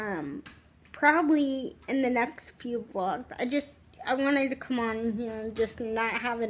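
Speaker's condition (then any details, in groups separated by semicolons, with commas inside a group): Cerebral palsy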